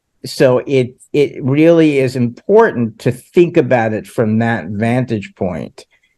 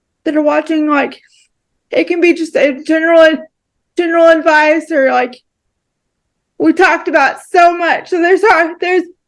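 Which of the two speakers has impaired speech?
The second: cerebral palsy; wheelchair user about 27 of 30 years, power wheelchair.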